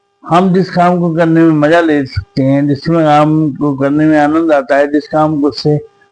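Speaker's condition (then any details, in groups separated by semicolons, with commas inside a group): Cerebral palsy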